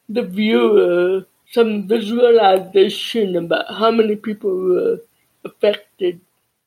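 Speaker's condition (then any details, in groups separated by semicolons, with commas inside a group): Cerebral palsy and deafness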